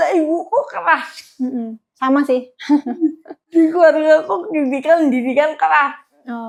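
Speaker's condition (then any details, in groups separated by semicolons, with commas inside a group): Cerebral palsy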